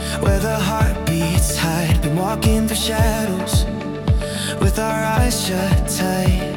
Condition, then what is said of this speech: None; typical speech.